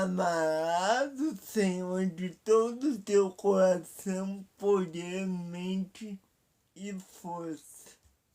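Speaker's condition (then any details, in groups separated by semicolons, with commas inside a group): Paralysis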